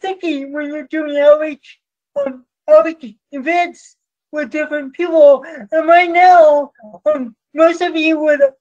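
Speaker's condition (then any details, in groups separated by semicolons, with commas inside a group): Cerebral palsy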